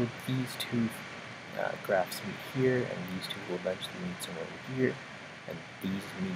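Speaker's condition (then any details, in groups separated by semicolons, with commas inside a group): No condition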